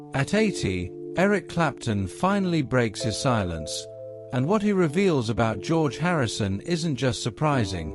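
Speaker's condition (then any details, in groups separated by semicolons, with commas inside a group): No condition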